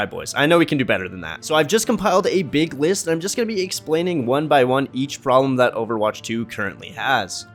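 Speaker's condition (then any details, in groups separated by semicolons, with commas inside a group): No condition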